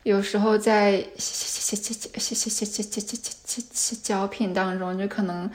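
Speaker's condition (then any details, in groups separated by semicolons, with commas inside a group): Stuttering; noticed in high school English class on br- of British, possible unnoticed childhood stutter, then more words; frequent repetitions of initial syllables and sounds, fillers; blocks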